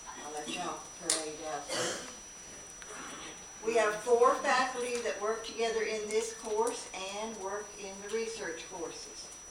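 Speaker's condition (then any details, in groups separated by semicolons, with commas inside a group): No condition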